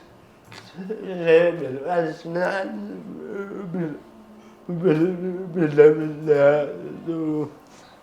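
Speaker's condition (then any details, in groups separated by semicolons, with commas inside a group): Cerebral palsy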